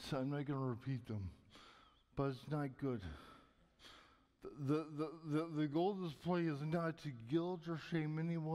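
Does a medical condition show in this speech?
Yes: cerebral palsy; may be hard to understand.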